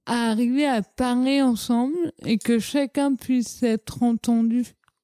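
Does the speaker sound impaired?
Yes: cerebral palsy; leg surgery around age 14 with several medical errors, atypical gait, childhood speech, psychomotor and physiotherapy; all rehabilitation including physiotherapy stopped at age 18, speech and psychomotor therapy stopped earlier.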